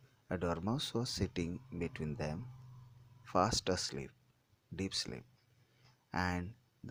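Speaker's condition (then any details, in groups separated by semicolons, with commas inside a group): No condition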